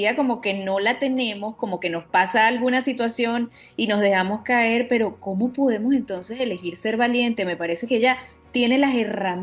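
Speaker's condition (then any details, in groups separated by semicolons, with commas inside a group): No condition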